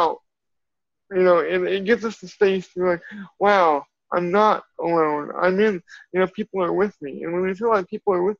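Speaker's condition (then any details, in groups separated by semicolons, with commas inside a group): Cerebral palsy; from birth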